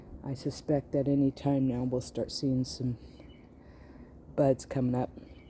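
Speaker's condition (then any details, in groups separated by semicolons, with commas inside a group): No condition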